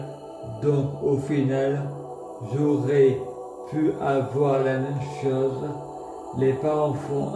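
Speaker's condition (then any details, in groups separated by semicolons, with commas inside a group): Multiple sclerosis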